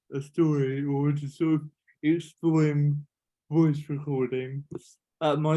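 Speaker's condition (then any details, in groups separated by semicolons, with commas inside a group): Cerebral palsy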